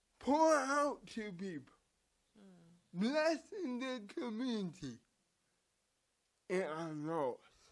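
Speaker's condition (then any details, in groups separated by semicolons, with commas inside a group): Cerebral palsy; from birth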